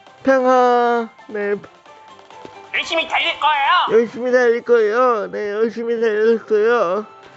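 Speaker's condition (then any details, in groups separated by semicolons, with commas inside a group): Brain lesion disability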